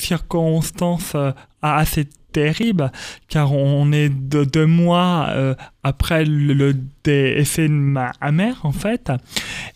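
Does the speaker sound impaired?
Yes: stuttering; stuttering since early childhood at school, speech therapy helped, told elimination almost impossible; age 28, lives with stuttering and accepts it; stuttering persists, described by him as an accent; here repeated sounds, prolonged sounds.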